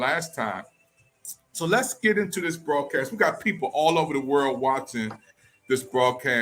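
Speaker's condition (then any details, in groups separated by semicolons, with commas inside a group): No condition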